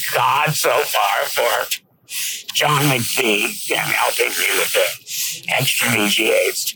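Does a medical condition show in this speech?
Yes: laryngectomy; presses on neck daily to talk.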